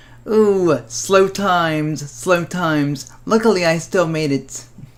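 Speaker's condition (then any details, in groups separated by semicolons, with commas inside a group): Cerebral palsy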